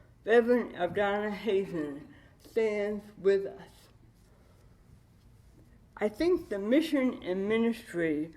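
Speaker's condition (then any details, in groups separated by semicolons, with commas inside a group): Cerebral palsy with dystonia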